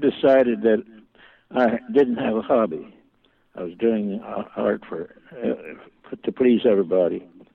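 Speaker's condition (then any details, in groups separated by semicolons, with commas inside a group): Parkinson's; slowly progressive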